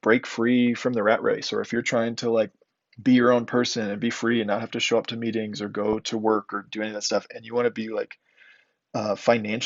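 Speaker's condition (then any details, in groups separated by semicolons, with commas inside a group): No condition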